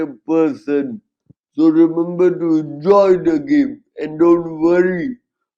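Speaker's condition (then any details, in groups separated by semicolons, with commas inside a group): Cerebral palsy, severe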